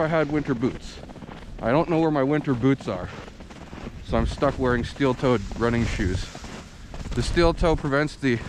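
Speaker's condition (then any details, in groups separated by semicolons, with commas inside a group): No condition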